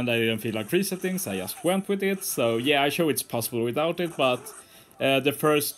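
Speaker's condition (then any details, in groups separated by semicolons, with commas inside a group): No condition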